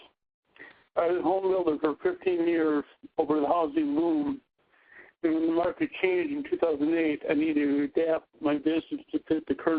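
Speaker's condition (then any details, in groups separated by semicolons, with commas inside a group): Cerebral palsy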